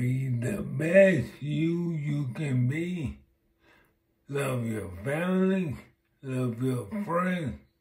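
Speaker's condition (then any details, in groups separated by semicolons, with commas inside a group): Multiple sclerosis; unable to walk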